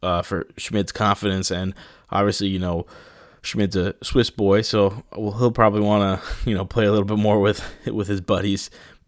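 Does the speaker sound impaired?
No.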